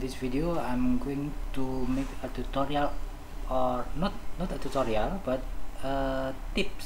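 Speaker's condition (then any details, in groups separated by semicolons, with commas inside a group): No condition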